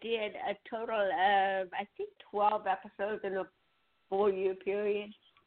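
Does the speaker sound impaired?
Yes: cerebral palsy; spinal cord neck surgery, titanium neck, limited neck movement; Botox injections in neck every 3 months for chronic pain.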